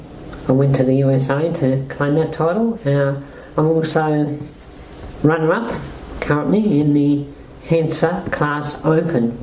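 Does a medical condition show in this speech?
Yes: motor neuron disease-like muscle disease; slowly progressing motor neuron-like disease, affects mobility and arms; cannot raise arms above head, declining 7-8 years; speech less clear than before.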